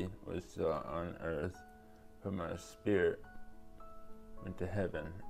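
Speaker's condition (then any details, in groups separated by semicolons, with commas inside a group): Traumatic brain injury; could not talk for a period after injury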